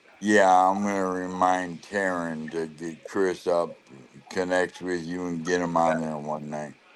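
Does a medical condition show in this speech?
Yes: lou Gehrig's disease (ALS).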